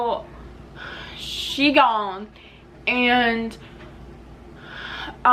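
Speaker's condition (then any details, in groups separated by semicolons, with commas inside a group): Cerebral palsy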